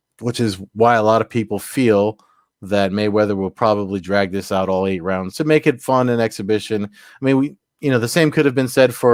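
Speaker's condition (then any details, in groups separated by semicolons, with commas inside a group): No condition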